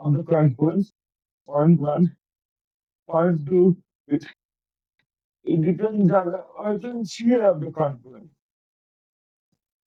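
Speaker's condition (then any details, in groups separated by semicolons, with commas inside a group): Cerebral palsy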